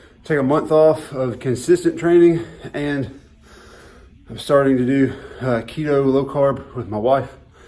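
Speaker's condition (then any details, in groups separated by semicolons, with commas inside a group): No condition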